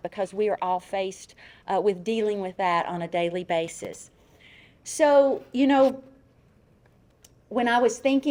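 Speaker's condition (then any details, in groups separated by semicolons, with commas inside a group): No condition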